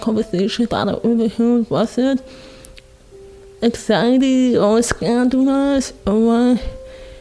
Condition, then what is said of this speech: Deafness. You have to focus on her voice and pay attention to every word.